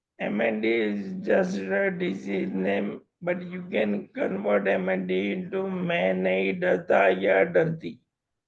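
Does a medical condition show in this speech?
Yes: motor neurone disease; voice strong and loud.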